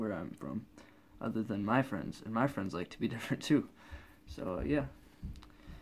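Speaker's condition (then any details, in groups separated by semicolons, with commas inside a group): No condition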